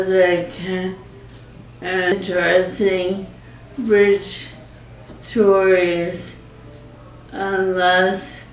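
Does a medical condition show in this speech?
Yes: ALS.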